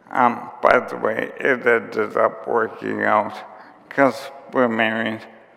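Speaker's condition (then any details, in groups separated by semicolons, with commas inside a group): ALS; onset with tiredness and clumsiness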